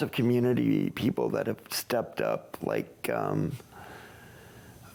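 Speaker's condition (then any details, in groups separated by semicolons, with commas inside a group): Cerebral palsy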